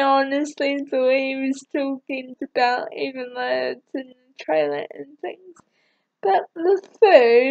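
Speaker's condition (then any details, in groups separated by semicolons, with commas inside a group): Cerebral palsy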